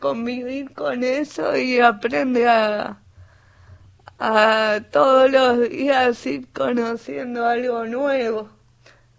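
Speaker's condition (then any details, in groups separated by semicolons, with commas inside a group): Cerebral palsy; answer formed in head but hard to get out, needs waiting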